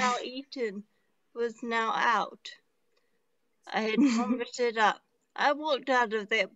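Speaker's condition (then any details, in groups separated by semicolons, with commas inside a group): Traumatic brain injury; car crash; relearned talking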